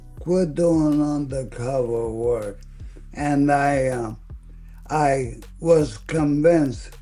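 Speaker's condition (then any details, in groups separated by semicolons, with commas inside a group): ALS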